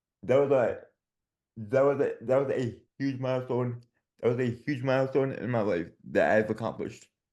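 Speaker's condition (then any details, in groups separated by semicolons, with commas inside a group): Dystonia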